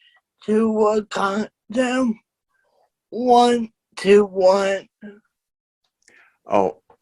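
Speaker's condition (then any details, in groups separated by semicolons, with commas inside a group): Cerebral palsy; slight speech impediment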